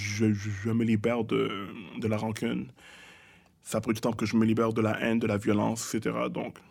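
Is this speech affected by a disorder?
Yes: stuttering; childhood-onset stuttering, thought autistic as young child, spoke Creole, English and French mixed, fluent when rapping since teens; stuttering noticeable during this interview, as he points out himself, audible repetitions; stutters in conversation, strings syllables together very fast without stopping or tripping; here repeated sounds, repeated words.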